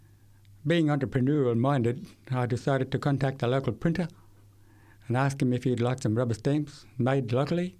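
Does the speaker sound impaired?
Yes: severe to profound hearing loss; acquired at age 8 from meningitis, Queensland country town, one ear completely destroyed, left ear severe to profound.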